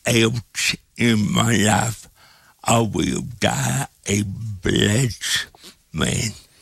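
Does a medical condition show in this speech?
Yes: cerebral palsy.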